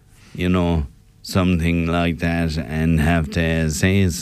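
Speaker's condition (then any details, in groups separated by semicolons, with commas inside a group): Motor neurone disease; very slowly progressing semi-benign variant, normal life expectancy, diagnosed by professor Orla Hardiman at Beaumont; slurred voice, sounds drunk, voice change followed balance problems, deliberate pauses while speaking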